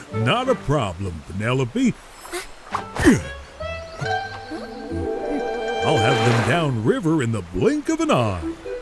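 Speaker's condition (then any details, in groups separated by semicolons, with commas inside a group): No condition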